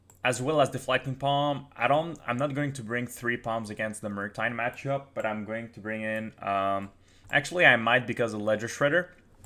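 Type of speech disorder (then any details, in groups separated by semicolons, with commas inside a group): None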